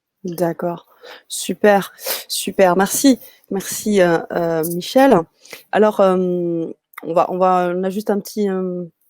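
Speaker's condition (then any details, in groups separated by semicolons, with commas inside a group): No condition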